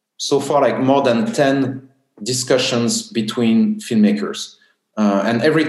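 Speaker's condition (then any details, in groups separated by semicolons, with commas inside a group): No condition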